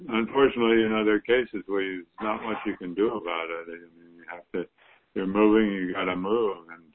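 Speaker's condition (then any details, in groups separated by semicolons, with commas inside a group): Parkinson's disease; past acupuncture without benefit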